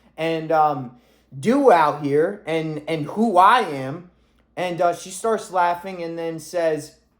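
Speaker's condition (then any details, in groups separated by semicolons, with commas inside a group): No condition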